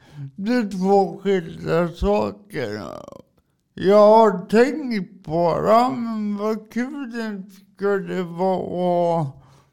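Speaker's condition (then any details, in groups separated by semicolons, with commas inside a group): Cerebral palsy; from birth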